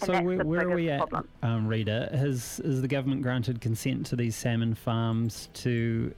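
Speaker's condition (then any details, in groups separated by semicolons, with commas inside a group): No condition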